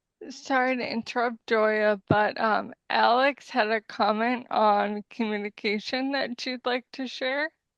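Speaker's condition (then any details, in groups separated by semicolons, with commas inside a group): ALS; diagnosed before age 35; voice loss early on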